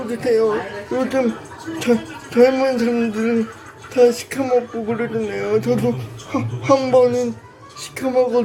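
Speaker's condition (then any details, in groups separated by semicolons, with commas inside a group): Brain lesion disability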